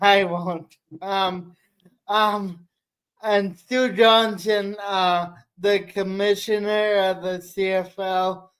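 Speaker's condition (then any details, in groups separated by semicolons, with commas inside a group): Cerebral palsy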